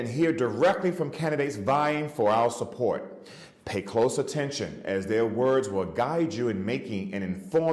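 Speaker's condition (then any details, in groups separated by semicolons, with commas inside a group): No condition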